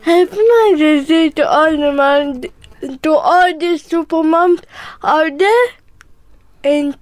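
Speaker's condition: Cerebral palsy; born prematurely, heart problems before birth, delayed physical milestones, early intervention, diagnosed at age four; age 17

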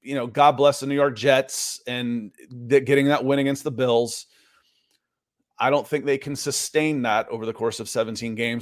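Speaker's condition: No condition

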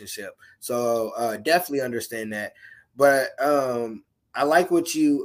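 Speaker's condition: No condition

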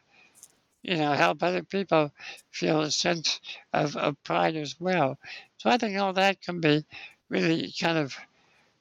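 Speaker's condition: Spinal muscular atrophy; lifelong wheelchair use

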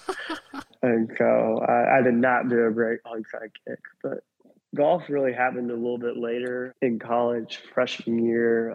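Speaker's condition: Cleft lip and palate; congenital

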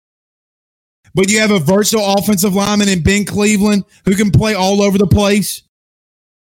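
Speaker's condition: No condition

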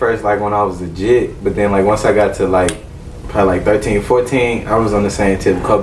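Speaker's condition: No condition

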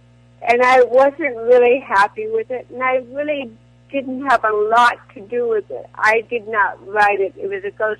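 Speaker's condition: Cerebral palsy; dependent on Botox

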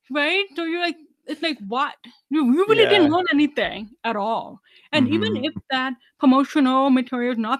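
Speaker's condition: Deafness, severe; about 99% hearing loss, lifelong hearing aid use, no cochlear implant

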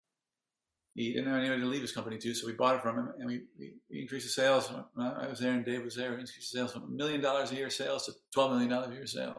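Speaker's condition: Parkinson's disease; 19 years since

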